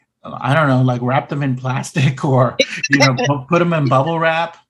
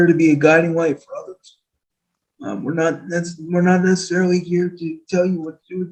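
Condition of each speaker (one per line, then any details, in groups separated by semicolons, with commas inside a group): No condition
Quadriplegic cerebral palsy; quadriplegic form, permanent wheelchair user; describes self as very well spoken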